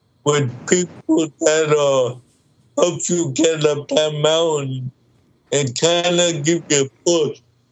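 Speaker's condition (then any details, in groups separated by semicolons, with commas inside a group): Cerebral palsy, mild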